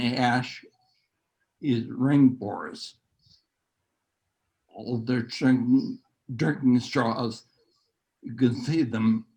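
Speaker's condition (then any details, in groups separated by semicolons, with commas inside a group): Neurological disease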